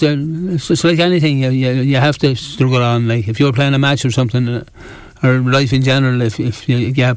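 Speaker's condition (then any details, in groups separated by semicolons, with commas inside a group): Parkinson's; onset around age 65, first sign unexplained fall at handball, diagnosed by neurologist in Kilkenny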